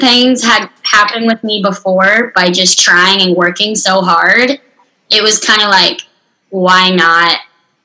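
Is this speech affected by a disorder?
Yes: unilateral cleft lip and palate, severe.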